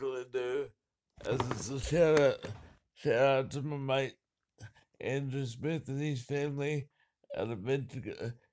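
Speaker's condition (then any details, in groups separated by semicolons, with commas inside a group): Cerebral palsy; uses wheelchair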